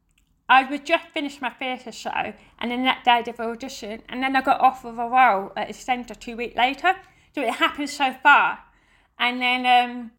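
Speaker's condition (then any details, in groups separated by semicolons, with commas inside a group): Deafness; heavy metal rock indistinct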